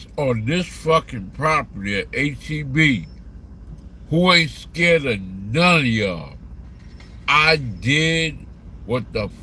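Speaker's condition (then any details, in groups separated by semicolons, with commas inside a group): Slurred speech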